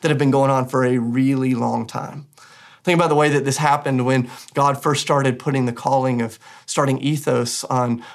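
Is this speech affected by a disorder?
No.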